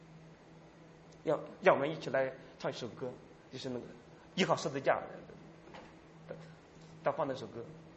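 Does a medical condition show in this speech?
Yes: stuttering; stutter from primary to high school, teachers skipped reading aloud, stumbling unclear speech at visa interview; very severe stutter; here repeated sounds, blocks.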